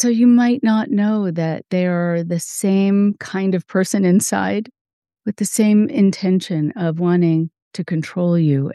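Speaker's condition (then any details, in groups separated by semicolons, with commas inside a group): No condition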